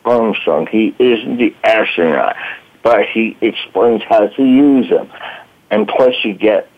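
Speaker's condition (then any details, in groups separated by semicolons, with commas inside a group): Voice box damage from tracheostomy; fire at 30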